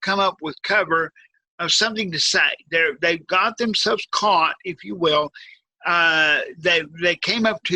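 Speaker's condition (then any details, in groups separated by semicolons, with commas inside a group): Cerebral palsy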